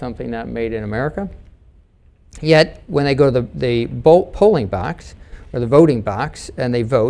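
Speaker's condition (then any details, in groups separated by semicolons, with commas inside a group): No condition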